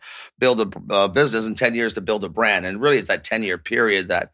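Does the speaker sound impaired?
No.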